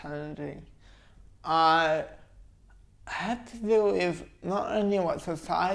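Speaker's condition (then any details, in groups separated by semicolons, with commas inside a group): Cerebral palsy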